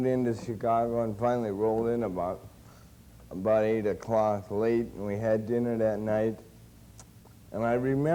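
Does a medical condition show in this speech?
Yes: cerebral palsy; since birth.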